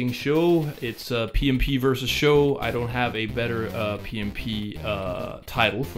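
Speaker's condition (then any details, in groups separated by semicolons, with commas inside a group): No condition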